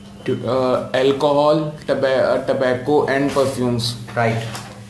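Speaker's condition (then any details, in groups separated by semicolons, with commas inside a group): No condition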